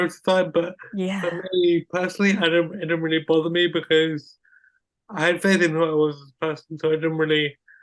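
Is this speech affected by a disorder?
Yes: cerebral palsy.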